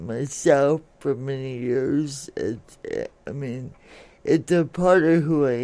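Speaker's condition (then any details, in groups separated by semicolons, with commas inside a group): Cerebral palsy; speech affected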